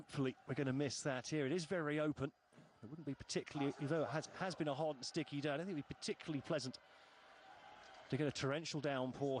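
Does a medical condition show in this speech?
No.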